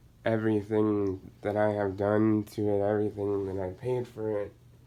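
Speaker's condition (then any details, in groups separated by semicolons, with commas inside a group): Cerebral palsy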